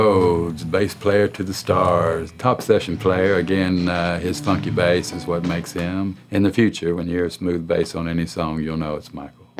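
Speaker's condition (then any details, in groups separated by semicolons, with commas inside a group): No condition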